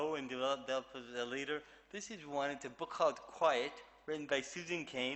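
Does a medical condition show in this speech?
Yes: cerebral palsy; affects movement and speech.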